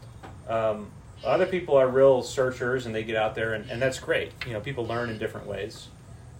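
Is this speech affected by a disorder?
No.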